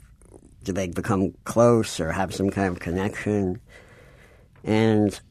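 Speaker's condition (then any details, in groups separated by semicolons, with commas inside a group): Cleft palate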